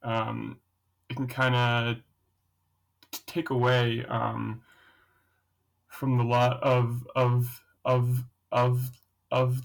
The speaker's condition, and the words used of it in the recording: Stuttering. So I would just like to assure them that, you know, just because I have a stutter and that it might take me like a little longer to say certain things, like I'm, you know, like